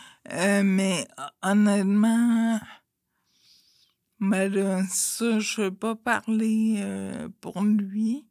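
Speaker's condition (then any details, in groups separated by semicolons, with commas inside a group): Friedreich's ataxia; degenerative, affects whole body; uses wheelchair, worsening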